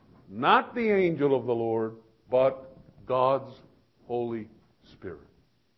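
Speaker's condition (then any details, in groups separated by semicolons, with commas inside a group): No condition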